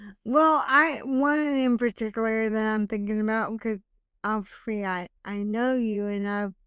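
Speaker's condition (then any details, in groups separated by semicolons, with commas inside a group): Hemiplegic cerebral palsy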